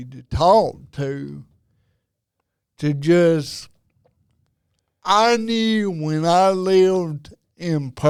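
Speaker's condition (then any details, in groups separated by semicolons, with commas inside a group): Cerebral palsy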